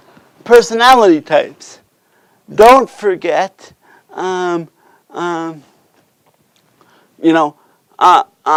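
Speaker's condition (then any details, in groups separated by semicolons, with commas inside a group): Cerebral palsy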